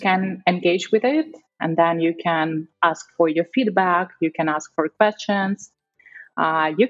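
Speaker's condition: No condition

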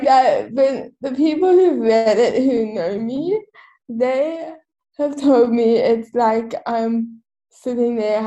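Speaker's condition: Cerebral palsy; quadriplegic, wheelchair user

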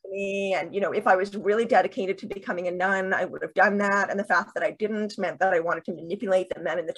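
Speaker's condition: Deafness with cochlear implants

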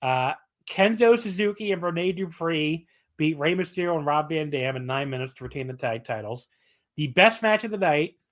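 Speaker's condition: No condition

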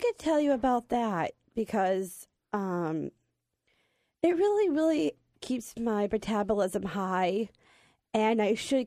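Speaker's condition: Down syndrome

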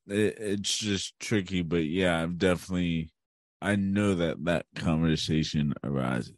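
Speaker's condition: Cerebral palsy; since birth, umbilical cord around neck three times, breathing difficulty in womb, tight muscles, gait, swimming and cycling learned in high school; mildest case, gets around on own, no wheelchair; speech reveals disability, speaks more slowly than others, articulate

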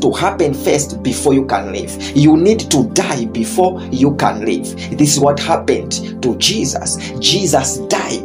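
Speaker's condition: No condition

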